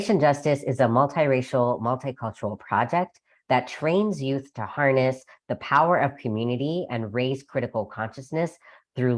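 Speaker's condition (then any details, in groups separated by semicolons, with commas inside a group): No condition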